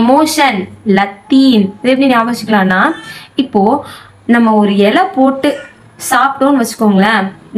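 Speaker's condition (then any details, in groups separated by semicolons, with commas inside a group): No condition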